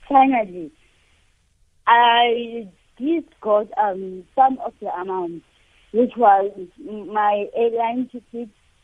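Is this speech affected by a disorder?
Yes: cerebral palsy; competes in prone adaptive surfing category, needs assistance into the water.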